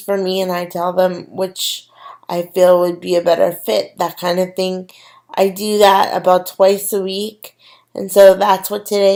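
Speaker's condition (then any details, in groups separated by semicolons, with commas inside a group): Cerebral palsy; physical disability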